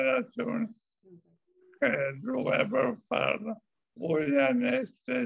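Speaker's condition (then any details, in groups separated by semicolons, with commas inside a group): Amyotrophic lateral sclerosis; still speaks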